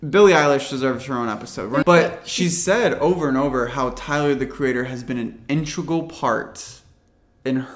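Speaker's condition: No condition

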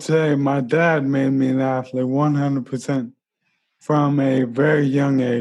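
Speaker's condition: ALS; unable to run

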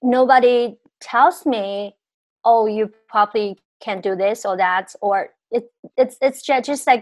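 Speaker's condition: Stuttering; onset around age 5 to 6 in China, only family member who stutters; not severe at onset, much worse after eighth-grade bullying, unable to tell stories, blocks, repetitions, hidden; repeated sounds, repeated words

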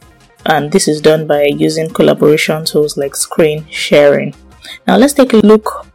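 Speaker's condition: No condition

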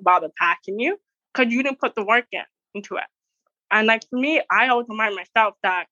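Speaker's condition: Deaf; wears hearing aid

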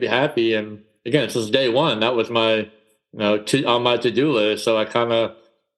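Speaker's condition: Cleft palate; speech therapy after moving south

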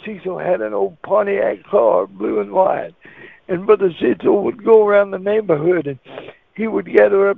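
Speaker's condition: Cerebral palsy; wheelchair user

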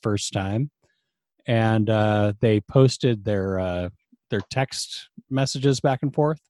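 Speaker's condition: No condition

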